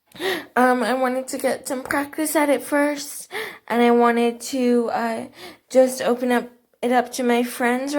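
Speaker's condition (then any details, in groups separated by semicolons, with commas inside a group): Cerebral palsy; eats, chews and swallows normally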